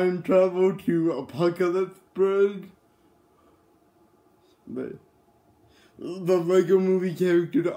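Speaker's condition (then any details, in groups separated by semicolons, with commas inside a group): Cerebral palsy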